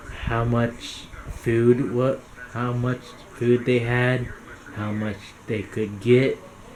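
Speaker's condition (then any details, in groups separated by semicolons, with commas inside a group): Cerebral palsy; caused by stroke hours after birth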